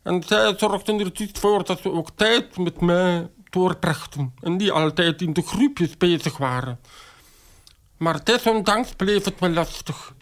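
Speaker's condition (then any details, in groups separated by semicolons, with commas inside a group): Deafness, acquired, bacterial meningitis; born hearing, deaf since age 3.5 from bacterial meningitis, never cochlear implant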